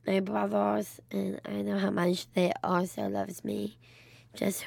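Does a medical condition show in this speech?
Yes: Down syndrome; congenital, present from birth, recognized at birth, confirmed by doctors soon after; age 19.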